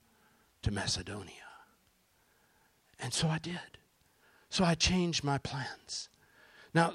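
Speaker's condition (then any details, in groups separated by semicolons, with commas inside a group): No condition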